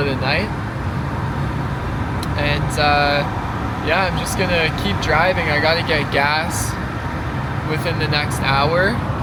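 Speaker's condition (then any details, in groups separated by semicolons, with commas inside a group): No condition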